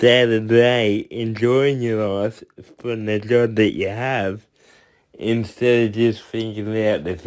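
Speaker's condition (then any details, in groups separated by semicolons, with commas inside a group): Cerebral palsy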